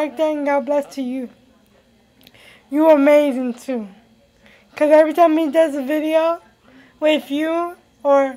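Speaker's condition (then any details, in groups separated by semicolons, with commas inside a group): Cerebral palsy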